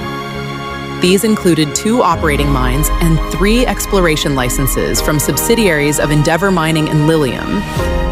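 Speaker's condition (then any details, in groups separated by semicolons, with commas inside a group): No condition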